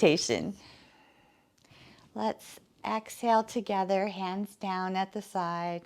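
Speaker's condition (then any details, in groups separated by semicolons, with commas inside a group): No condition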